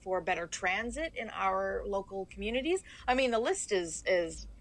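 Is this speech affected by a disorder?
No.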